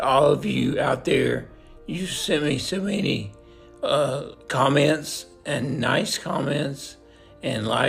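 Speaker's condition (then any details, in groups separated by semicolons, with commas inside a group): Multiple system atrophy; cannot form words clearly, voice better after rest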